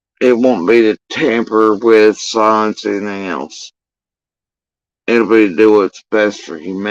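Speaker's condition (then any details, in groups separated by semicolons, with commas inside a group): Facial paralysis after surgery; tongue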